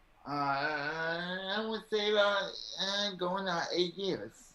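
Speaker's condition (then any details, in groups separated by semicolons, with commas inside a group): Cerebral palsy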